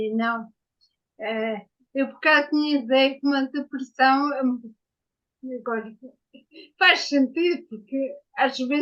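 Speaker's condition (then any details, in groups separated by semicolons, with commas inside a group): Ataxia; ataxia after brain injury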